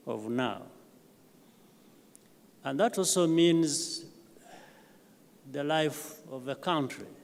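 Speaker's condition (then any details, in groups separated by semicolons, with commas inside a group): No condition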